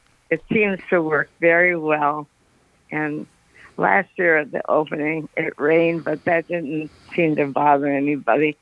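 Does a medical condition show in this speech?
Yes: Parkinson's; recent onset.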